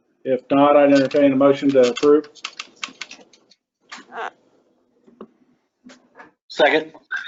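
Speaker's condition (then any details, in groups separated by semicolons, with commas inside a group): No condition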